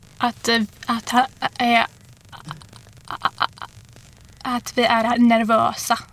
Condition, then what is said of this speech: Stuttering. Men ni två har en helt olika stamning, det märker man ju direkt.